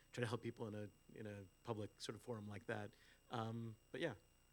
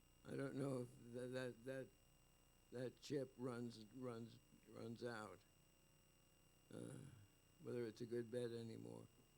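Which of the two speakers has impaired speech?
The second: Parkinson's disease; attends exercise program.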